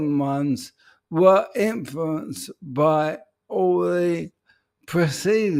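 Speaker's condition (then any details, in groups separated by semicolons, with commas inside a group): ALS; voice may sound peculiar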